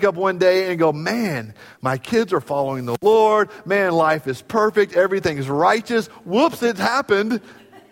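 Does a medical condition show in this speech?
No.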